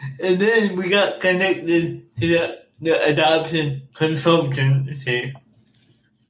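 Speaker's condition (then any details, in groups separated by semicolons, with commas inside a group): Cerebral palsy; speech impairments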